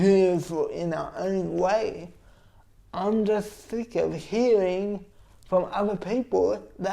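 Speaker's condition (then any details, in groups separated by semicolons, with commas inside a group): Cerebral palsy; present from birth, oxygen lack at birth; trains three times weekly; formerly frequent stuttering, pauses for breath, improved with training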